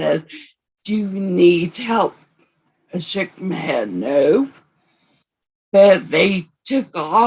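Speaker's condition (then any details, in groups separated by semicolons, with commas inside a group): Severe anoxic brain injury; severe, wheelchair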